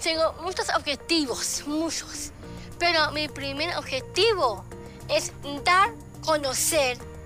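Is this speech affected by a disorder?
Yes: Down syndrome; short limbs, small hands, feet and arms, clothing tight at neck and torso.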